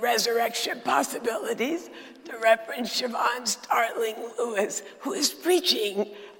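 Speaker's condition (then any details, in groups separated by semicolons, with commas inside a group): Dysphonia; still preaches with this voice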